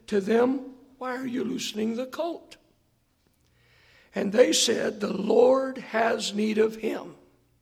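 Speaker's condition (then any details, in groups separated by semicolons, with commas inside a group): Hoarseness after vocal cord surgery; not smooth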